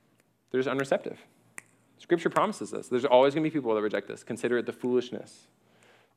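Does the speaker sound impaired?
No.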